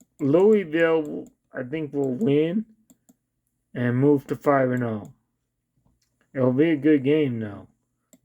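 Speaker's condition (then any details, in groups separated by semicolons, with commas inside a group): Cerebral palsy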